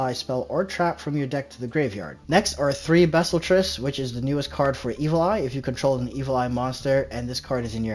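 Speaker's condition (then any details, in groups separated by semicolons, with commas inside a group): No condition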